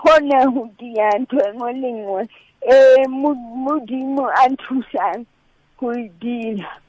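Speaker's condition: Cerebral palsy; since childhood

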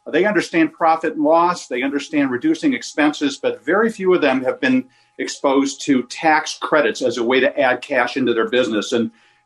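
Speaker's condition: No condition

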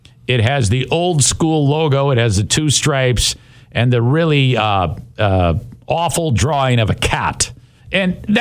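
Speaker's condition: No condition

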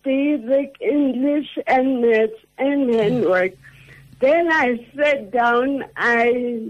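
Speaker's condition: Cerebral palsy; affects speech

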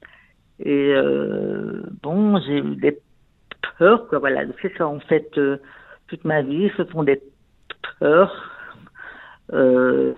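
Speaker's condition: Stuttering; since childhood, linked to trauma of Polish Holocaust-survivor parents, lifelong; ongoing at age 70, learning acceptance day by day; audible speaking difficulty, writing easier than speaking, strong emotions, speaking takes time; repeated sounds, blocks

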